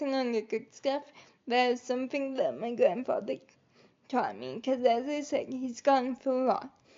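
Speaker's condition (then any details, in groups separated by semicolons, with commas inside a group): Cerebral palsy; quadriplegic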